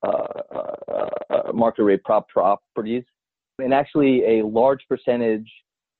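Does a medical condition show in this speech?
Yes: stutter; years ago caused strong fear of answering the phone; ongoing stutter evident in speech; frequent word and phrase repetitions, part-word repetitions, many fillers like um and uh; here repeated sounds.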